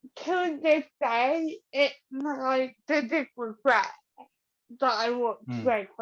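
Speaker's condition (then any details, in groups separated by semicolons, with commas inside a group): Cerebral palsy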